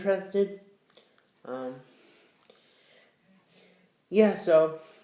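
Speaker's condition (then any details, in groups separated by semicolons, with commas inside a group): Cerebral palsy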